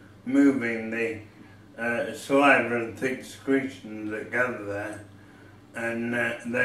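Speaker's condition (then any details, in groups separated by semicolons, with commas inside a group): MND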